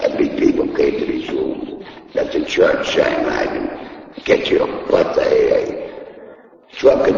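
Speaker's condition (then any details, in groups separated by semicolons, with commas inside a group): Laryngectomy; voice box removed by surgery, speech device placed in throat; taught to talk with throat device, cannot talk without thumb, earlier voice loss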